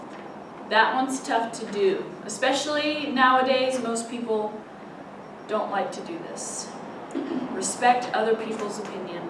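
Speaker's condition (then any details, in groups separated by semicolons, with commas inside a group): No condition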